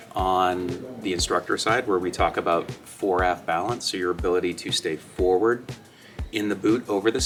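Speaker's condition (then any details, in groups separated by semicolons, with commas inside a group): No condition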